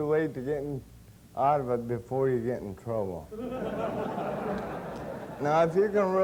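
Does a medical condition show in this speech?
Yes: cerebral palsy; since birth.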